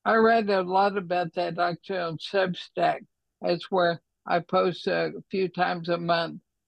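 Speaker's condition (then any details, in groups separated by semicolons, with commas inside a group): ALS; cannot write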